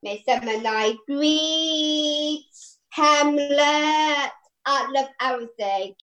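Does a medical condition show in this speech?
Yes: Down syndrome; actor at Ego Performance Company, Coventry, voice and speech coach John Fagan; reading and speech developing through Shakespeare performance.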